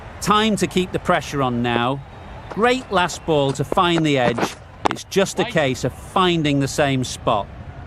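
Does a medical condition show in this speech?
No.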